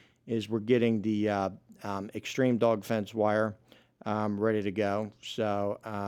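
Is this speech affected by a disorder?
No.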